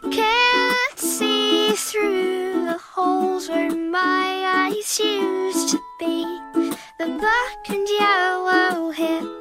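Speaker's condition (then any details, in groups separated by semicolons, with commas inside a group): No condition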